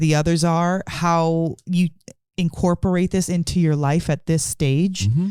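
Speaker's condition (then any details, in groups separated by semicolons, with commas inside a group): No condition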